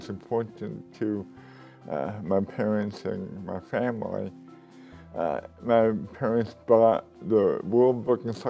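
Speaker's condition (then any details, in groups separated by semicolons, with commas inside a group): Cerebral palsy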